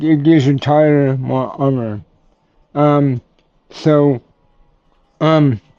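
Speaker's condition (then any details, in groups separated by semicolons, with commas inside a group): Cerebral palsy; tends to mess up words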